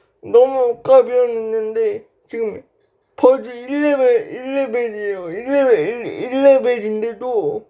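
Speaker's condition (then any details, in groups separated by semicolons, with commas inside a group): Brain lesion disability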